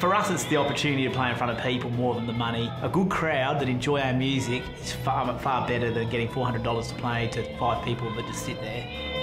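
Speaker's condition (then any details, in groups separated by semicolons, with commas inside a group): No condition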